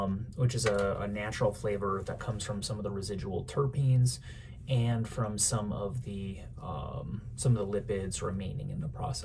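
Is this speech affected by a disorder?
No.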